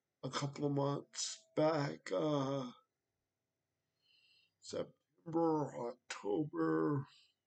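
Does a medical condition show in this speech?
Yes: cerebral palsy.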